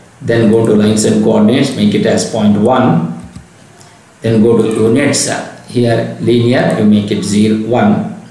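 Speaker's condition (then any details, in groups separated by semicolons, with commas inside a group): No condition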